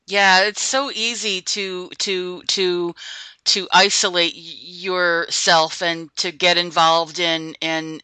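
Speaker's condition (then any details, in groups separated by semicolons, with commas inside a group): Stuttering; long fluent periods unnoticed by listeners, then sudden stuttering on every word, highly variable; repeated sounds, prolonged sounds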